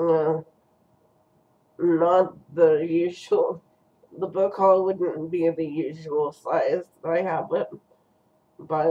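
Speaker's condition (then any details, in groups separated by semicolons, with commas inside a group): Cerebral palsy; first word not said quite right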